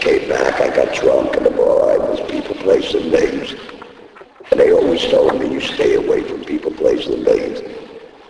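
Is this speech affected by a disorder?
Yes: laryngectomy; needs thumb to talk.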